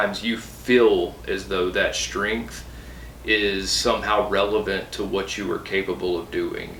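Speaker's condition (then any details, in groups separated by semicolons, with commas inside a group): No condition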